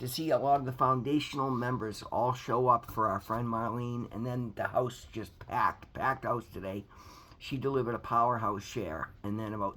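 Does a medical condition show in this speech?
No.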